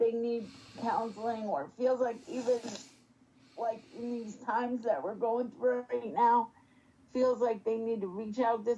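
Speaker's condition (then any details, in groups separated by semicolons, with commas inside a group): Spastic quadriplegic cerebral palsy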